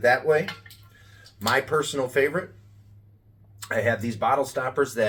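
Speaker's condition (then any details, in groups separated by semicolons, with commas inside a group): No condition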